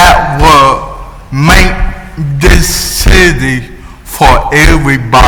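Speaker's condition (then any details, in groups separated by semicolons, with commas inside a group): Cerebral palsy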